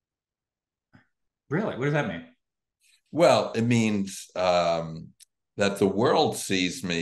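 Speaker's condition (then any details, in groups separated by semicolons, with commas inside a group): No condition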